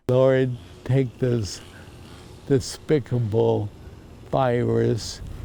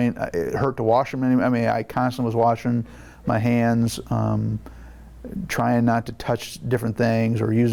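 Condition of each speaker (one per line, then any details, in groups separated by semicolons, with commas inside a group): Multiple sclerosis
No condition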